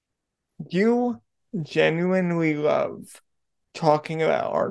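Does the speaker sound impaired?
Yes: cerebral palsy; vocal ability might be a little different.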